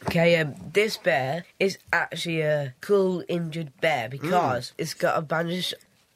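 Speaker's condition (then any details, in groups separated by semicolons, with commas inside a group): Down syndrome; child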